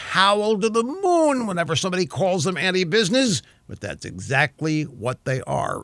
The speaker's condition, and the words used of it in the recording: None; typical speech.